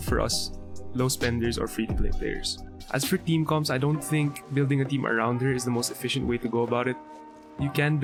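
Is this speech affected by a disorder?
No.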